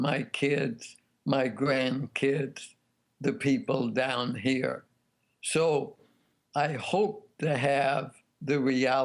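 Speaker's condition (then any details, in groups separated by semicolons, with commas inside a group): ALS; degenerative; diagnosed 11 years ago; losing voice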